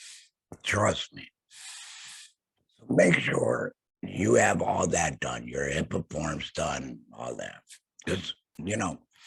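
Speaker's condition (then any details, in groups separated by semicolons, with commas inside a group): Laryngectomy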